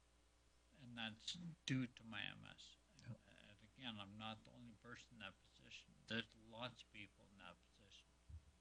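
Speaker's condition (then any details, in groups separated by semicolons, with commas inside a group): Multiple sclerosis; affects balance; affecting speech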